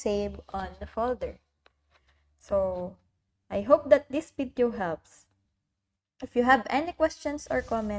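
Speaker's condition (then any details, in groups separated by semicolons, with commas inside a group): No condition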